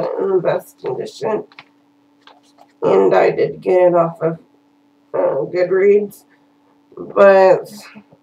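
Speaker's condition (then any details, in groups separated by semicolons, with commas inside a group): Cerebral palsy; first word not said quite right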